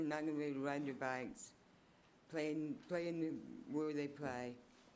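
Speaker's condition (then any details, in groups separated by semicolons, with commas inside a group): Parkinson's; on medication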